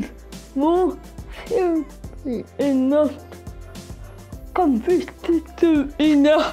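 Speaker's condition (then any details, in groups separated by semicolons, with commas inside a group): Cerebral palsy; severe physical impairment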